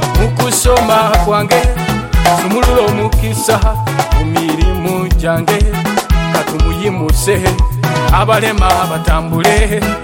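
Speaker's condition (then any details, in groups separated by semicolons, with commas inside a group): No condition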